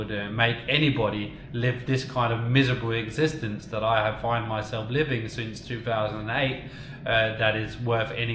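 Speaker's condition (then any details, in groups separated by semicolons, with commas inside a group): No condition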